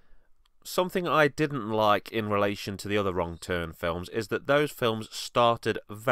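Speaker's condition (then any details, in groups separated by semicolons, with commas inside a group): No condition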